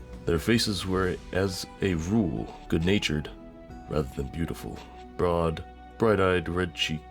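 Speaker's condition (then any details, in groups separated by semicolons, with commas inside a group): No condition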